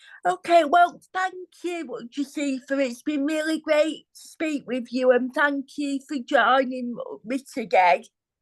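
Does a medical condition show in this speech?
Yes: cerebral palsy; wheelchair user.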